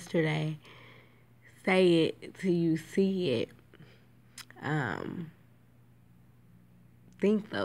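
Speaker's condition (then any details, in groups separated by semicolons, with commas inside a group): Cerebral palsy, spastic; now talking and breathing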